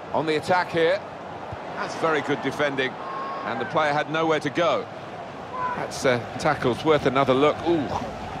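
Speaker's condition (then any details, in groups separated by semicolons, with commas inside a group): No condition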